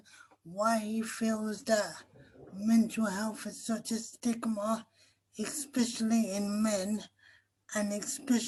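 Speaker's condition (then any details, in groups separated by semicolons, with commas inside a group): Cerebral palsy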